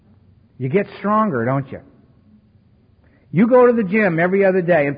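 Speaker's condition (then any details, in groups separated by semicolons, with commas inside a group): No condition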